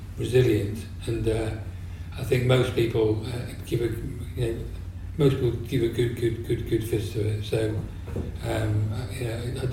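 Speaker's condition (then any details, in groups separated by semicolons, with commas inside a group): Parkinson's disease; years since diagnosis, on medication, walking affected, medication helps standing, symptoms worse when inactive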